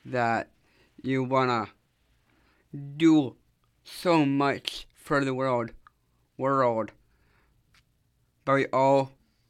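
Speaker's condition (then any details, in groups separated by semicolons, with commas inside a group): Down syndrome; from birth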